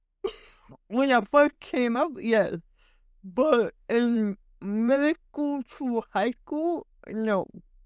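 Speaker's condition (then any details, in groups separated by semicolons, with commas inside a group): Cerebral palsy; muscle spasms, involuntary body movements; stutters heavily when talking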